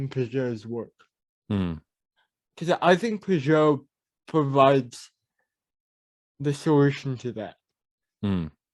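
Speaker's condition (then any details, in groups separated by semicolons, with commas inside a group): Cerebral palsy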